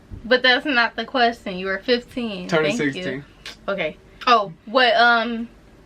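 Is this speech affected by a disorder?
No.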